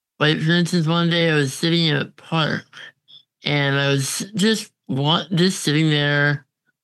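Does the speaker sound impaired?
Yes: congenital muscular dystrophy; diagnosed at 6 months, chronically physically disabled.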